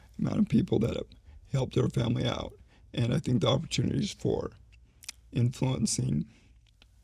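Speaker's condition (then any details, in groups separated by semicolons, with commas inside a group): ALS; needs voice rest during conversation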